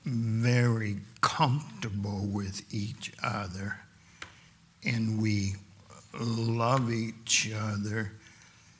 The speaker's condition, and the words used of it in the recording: Stuttering. But the idea is that I have to slowly speak, and for some people, that will be challenging, especially to those of you that speak quickly.